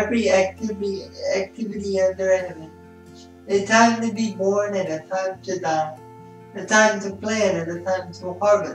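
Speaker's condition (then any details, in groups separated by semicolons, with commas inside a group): Spastic cerebral palsy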